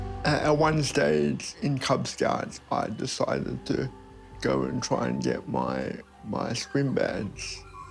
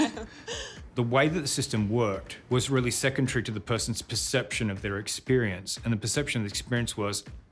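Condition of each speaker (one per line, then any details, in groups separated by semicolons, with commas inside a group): Cerebral palsy; diagnosed around 12 months, missed milestones; no speech until age 5 or 6, insufficient breath
No condition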